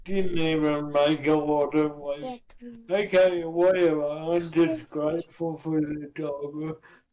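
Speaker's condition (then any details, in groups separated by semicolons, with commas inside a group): Cerebral palsy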